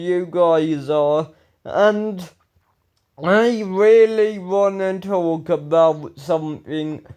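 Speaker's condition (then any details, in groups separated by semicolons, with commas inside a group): Ataxia; speech recently worse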